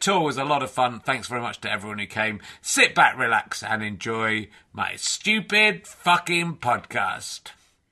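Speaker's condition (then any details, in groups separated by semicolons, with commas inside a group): No condition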